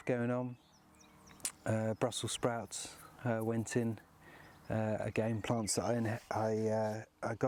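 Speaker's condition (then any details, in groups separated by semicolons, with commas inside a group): No condition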